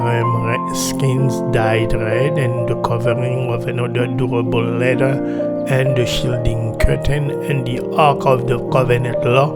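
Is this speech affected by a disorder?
No.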